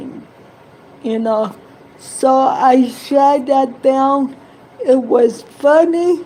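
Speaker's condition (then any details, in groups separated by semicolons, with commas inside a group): Cerebral palsy; present from birth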